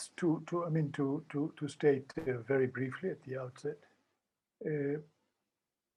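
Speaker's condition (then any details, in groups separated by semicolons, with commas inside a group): No condition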